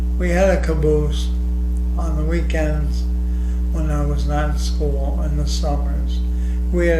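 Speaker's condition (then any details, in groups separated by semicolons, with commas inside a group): ALS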